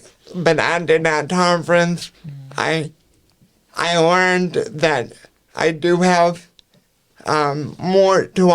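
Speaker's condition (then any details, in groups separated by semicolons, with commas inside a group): Cerebral palsy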